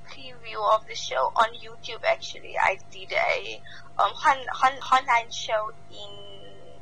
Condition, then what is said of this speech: Stuttering. I have a stutter, and I started my music journey in 2016.